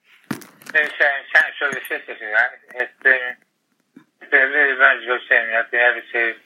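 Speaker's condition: Tongue cancer, glossectomy; most of tongue removed

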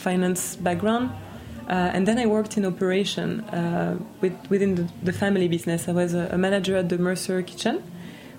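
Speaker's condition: No condition

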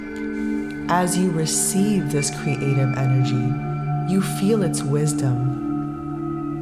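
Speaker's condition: No condition

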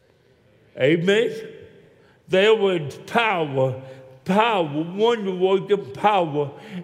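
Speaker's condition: Cerebral palsy; oxygen cut off at birth for 18 minutes in Jonesboro

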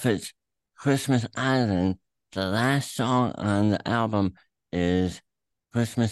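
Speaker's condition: Throat cancer, tumor through tongue, attached to epiglottis; inoperable

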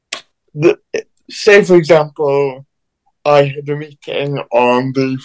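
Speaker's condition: Cerebral palsy; different form from co-guest Bradleigh's

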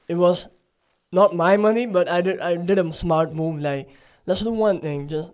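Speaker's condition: Cleft palate; nose previously tilted

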